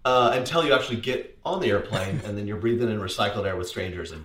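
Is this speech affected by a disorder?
No.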